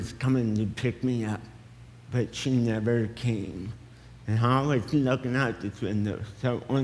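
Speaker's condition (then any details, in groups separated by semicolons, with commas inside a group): Cerebral palsy; affects speech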